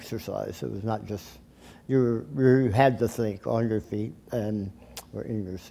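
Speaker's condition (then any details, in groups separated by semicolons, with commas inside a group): Tongue cancer surgery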